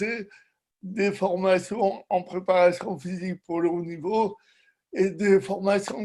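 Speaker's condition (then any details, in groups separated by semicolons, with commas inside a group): Cerebral palsy; from birth, lack of oxygen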